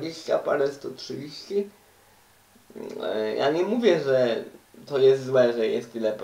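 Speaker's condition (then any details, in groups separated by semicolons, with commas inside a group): Cerebral palsy; uses wheelchair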